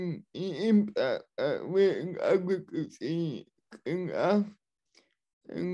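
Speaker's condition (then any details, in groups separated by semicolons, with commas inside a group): Cerebral palsy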